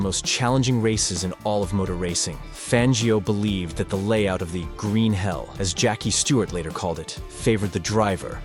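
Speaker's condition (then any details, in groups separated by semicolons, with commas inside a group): No condition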